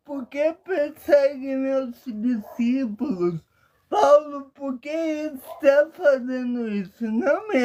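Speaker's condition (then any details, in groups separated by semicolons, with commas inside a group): Paralysis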